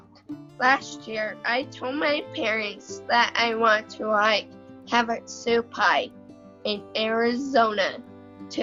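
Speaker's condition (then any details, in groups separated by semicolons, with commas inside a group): Cerebral palsy; affects muscles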